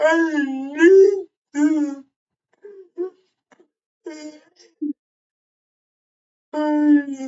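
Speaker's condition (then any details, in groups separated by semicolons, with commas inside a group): Cerebral palsy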